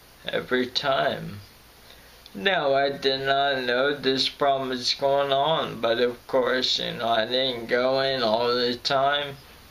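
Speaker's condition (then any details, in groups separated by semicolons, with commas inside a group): Friedreich's ataxia; Friedreich's ataxia, impaired hand-eye coordination; voice crackles when stressed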